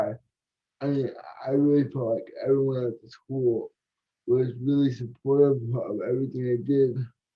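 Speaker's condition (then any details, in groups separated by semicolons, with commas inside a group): Cerebral palsy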